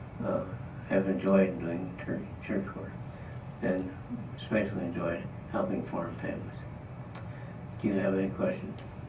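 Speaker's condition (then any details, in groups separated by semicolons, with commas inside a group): Parkinson's disease; trouble talking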